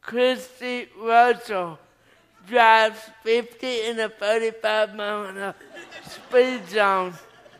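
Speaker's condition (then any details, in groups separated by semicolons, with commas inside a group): Cerebral palsy; allow straightening arm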